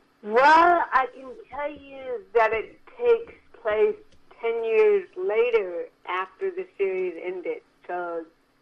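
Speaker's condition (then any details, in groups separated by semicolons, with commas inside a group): Cerebral palsy; from birth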